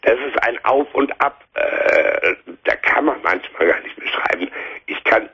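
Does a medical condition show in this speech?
Yes: laryngeal cancer; five nodules surgically removed from larynx, larynx can be preserved, no metastases found; diagnosed 6 weeks ago, 5 nodules removed from larynx, heavy chemotherapy pending; hoarse voice, sounds like having a cold.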